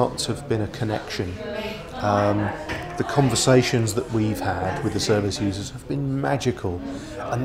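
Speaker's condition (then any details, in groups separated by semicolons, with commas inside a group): No condition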